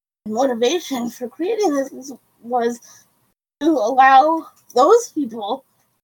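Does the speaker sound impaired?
Yes: cerebral palsy; quadriplegic, brain damage from lack of oxygen at birth, diagnosed about age one, wheelchair user.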